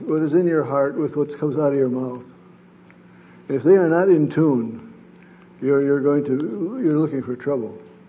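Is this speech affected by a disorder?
Yes: Parkinson's disease; diagnosed while wife was dying of cancer, lost balance and body coordination.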